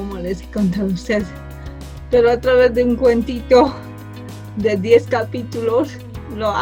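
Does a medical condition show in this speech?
Yes: cerebral palsy from birth.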